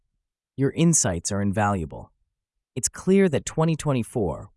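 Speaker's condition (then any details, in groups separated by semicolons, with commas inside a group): No condition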